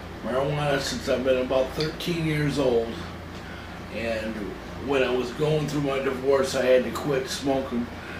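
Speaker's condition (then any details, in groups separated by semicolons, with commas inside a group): Cerebral palsy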